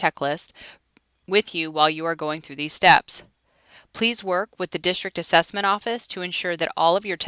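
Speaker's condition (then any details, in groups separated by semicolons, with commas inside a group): No condition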